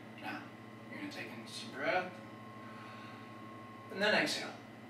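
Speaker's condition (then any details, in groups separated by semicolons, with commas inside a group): No condition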